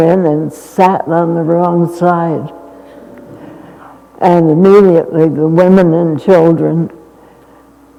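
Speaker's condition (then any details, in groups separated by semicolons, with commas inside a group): Essential tremor; more than half of life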